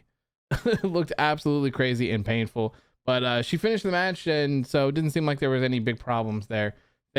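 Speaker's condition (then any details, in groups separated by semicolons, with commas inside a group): No condition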